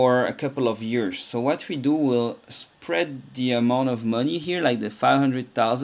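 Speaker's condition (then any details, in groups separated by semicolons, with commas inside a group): No condition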